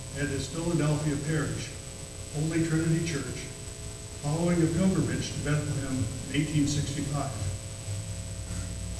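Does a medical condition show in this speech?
No.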